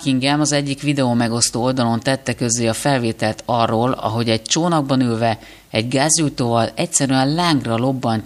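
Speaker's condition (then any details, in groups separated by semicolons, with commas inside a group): No condition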